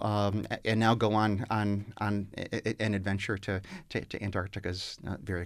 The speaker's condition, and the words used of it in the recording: Stuttering. Because for a variety of reasons, singing circumnavigates the disability in a stutterer's brain.